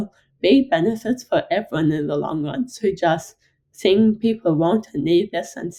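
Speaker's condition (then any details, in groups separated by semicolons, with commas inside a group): Ataxic cerebral palsy; affected, speech therapy in early childhood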